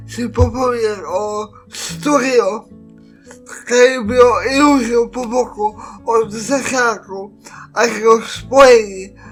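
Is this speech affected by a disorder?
Yes: cerebral palsy; atypical speech, somewhat worse now.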